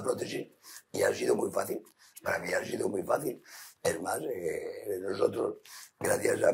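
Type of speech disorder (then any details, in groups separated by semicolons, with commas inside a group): Speech with a voice prosthesis; total laryngectomy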